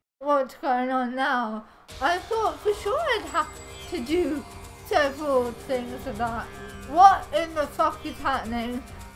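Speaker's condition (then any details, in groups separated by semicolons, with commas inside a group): Cerebral palsy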